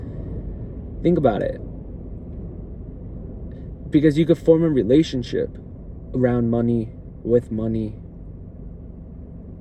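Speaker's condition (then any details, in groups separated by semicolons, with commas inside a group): No condition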